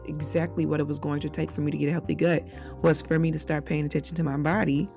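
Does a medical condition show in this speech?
No.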